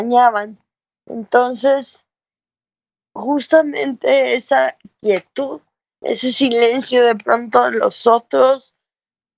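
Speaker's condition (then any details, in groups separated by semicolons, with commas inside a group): Cerebral palsy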